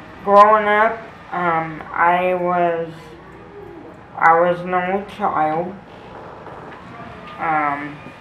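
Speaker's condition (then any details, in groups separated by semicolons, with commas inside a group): Cerebral palsy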